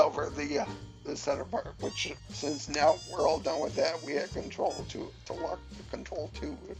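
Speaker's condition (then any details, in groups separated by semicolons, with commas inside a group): Cerebellar ataxia from brain tumour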